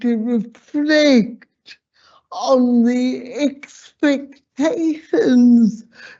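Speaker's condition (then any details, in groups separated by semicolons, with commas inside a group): Slurred speech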